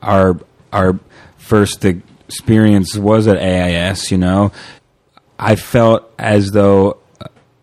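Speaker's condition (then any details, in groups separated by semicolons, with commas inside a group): Stuttering; past voluntary stuttering, disclosure and open stuttering, later trying to work on overt stuttering; still stutters at times, still has a hard time at times; earlier stuttered openly without modification tools; repeated sounds, blocks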